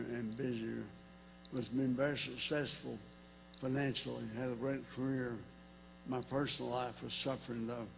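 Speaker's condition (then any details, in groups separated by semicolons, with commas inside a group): ALS; vocal cord difficulty for one to two years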